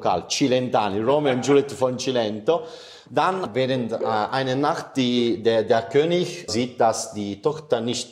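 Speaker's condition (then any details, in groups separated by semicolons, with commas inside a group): No condition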